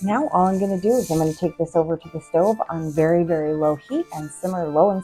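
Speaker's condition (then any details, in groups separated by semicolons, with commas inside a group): No condition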